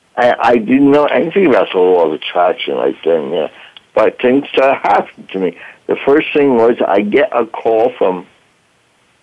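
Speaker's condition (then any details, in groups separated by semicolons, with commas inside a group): Voice box damage from tracheostomy; 1-2 week coma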